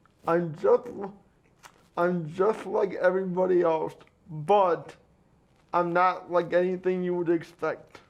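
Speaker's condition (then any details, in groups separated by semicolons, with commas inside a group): Cerebral palsy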